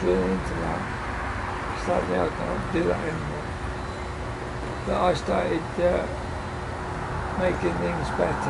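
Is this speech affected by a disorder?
Yes: motor neurone disease.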